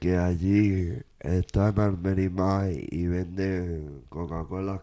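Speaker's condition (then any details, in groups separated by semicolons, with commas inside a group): Cerebral palsy; blind, age 17, therapy through association, Saturday music therapy playing piano; heavy cold with mucus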